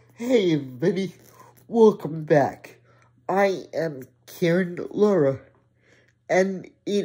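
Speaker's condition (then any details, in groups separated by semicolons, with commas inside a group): Athetoid cerebral palsy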